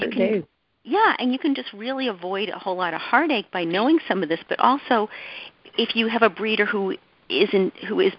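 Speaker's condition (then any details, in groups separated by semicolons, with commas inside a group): No condition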